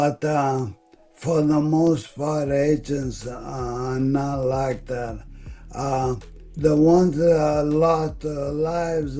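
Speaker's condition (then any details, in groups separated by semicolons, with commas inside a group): ALS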